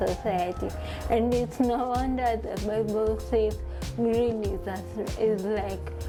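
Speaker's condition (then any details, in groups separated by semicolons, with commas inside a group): Cerebral palsy; from birth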